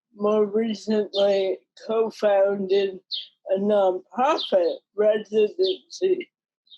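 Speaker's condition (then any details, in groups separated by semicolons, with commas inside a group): Cerebral palsy; mild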